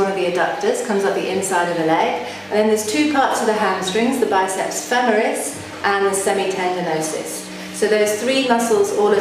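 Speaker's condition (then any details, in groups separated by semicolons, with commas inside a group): No condition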